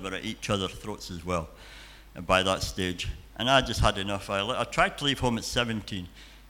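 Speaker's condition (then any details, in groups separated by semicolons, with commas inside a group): Cleft palate and cleft lip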